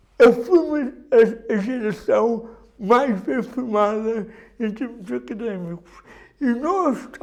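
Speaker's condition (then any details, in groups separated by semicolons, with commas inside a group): Cerebral palsy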